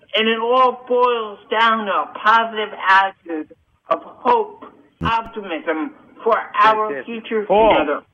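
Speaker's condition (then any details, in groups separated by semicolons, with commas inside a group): Cerebral palsy and hearing loss; told would never walk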